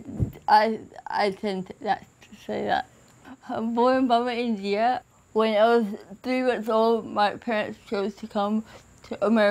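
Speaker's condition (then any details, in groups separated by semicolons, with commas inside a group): Cerebral palsy; from birth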